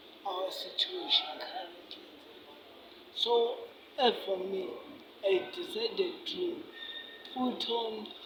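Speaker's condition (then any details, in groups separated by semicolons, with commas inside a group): Cerebral palsy; affects speech and hands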